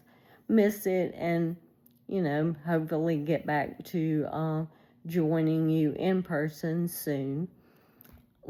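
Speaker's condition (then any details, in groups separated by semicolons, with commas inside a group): ALS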